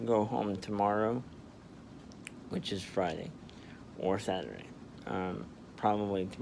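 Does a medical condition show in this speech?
Yes: spastic diplegia cerebral palsy.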